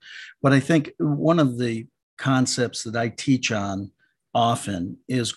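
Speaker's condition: No condition

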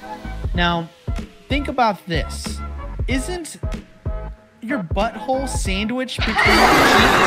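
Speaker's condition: No condition

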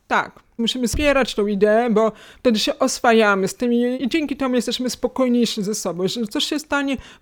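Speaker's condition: Hearing loss, cochlear implant, acquired; lost hearing in adolescence, cochlear implant at age 16, electrodes behind ear, external part, Apple-linked latest model; cannot localize sound direction, must keep refreshing language, iPhone streams directly to implant; two years of rehabilitation to decode words, relearned listening to English, once unable to converse in English

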